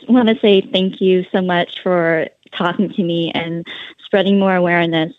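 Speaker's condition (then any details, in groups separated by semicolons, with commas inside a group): Cleft lip and palate; cleft lip and cleft palate from birth, 14 surgeries to repair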